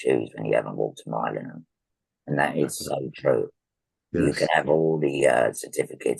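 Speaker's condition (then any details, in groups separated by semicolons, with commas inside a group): Laryngectomy for laryngeal cancer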